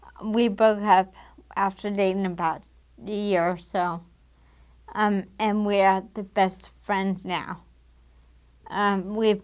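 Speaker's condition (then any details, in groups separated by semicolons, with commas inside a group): Damaged diaphragm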